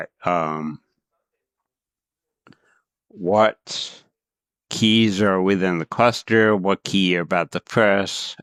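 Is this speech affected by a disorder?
Yes: cerebral palsy.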